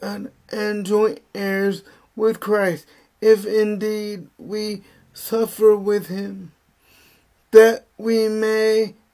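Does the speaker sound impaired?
Yes: spastic cerebral palsy; present from birth, uses wheelchair.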